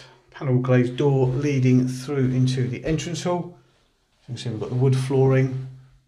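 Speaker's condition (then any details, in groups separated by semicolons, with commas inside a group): No condition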